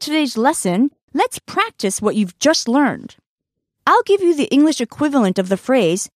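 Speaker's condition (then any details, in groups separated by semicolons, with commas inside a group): No condition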